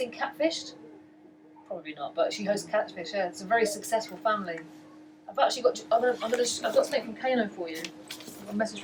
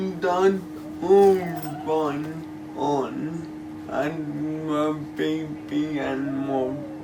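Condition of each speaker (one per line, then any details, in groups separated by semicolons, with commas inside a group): No condition
Cerebral palsy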